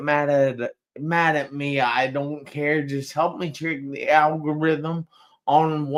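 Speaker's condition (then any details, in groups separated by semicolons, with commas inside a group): Traumatic brain injury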